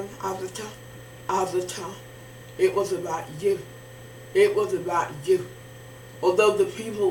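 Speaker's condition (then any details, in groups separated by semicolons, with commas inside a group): Facial palsy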